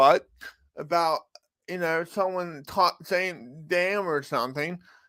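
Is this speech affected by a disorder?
Yes: cerebral palsy; from birth.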